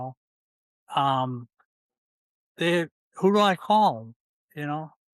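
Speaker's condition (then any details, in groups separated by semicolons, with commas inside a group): ALS, C9 mutation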